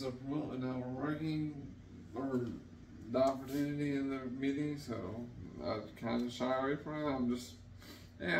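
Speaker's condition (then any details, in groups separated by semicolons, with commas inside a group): Traumatic brain injury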